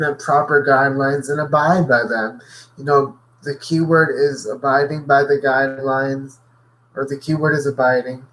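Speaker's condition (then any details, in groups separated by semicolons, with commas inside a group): Cerebral palsy; cannot talk today due to tight muscles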